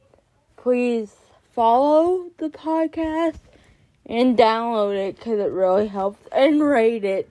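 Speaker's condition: Cerebral palsy; anxiety since 7th grade worsened it

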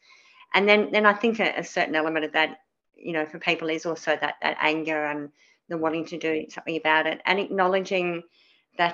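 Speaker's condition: Cleft palate; lots of childhood speech therapy

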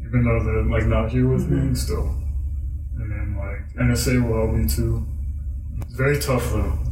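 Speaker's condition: No condition

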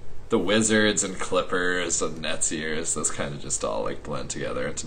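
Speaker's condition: No condition

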